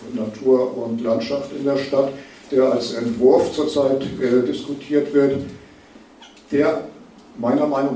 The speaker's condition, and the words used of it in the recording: None; typical speech.